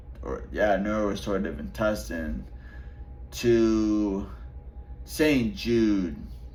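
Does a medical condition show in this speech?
Yes: traumatic brain injury; 20-foot fall, surgery; relearned talking.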